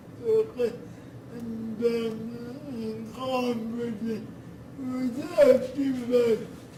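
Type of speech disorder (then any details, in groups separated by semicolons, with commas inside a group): Dysarthria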